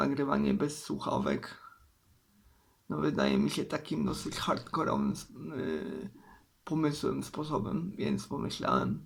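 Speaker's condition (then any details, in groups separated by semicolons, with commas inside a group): Cerebral palsy; uses wheelchair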